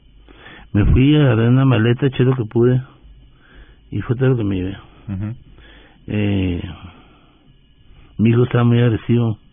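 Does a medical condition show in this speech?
Yes: Parkinson's disease; stooped posture at times, loss of strength, walking, running and tennis prescribed by neurologist; under neurologist care, seen last week; voice sometimes trembles, sometimes not understood at all.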